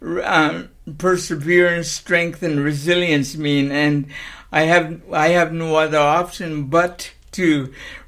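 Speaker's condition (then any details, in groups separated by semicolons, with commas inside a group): Cerebral palsy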